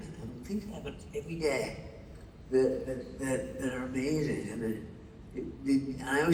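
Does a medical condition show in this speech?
Yes: Parkinson's; loses train of thought mid-sentence.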